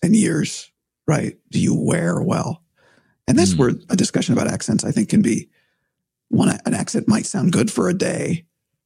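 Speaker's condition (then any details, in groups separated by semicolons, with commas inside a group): Vocal cord surgery; not uncommon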